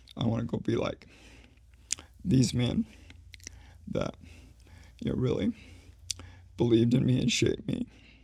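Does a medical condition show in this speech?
Yes: ALS; needs voice rest during conversation.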